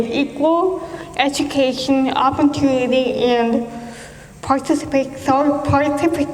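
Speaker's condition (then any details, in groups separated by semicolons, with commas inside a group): Cerebral palsy; diagnosed at 10 months, 14 years physical, occupational, speech therapy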